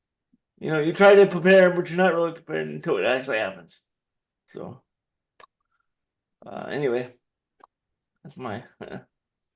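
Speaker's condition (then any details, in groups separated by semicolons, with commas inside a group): Cerebral palsy; wheelchair user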